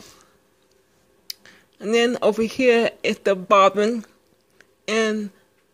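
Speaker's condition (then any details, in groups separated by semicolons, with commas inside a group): Speech impairment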